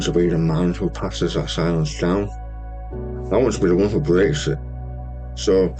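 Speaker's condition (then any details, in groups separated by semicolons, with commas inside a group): Stage 4 tongue cancer, hemiglossectomy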